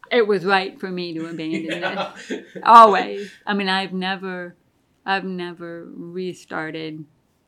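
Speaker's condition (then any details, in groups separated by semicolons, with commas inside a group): Deafness; pretty bad tinnitus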